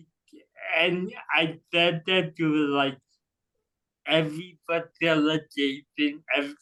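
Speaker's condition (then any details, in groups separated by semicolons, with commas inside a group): Cerebral palsy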